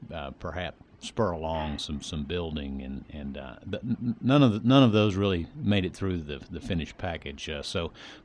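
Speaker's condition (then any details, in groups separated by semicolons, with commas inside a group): No condition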